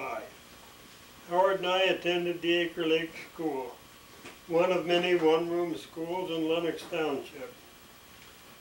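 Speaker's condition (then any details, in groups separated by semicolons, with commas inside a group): ALS; expects swallowing and breathing trouble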